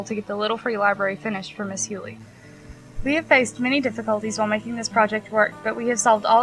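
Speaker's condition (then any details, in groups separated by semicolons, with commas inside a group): No condition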